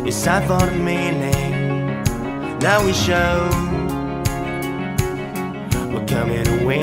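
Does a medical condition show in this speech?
No.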